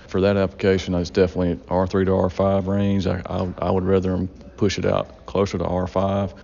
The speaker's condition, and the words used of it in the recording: No condition.